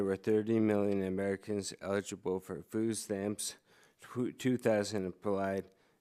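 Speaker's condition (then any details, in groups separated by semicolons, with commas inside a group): ALS; terminal; diaphragm weakening, voice may be hard to hear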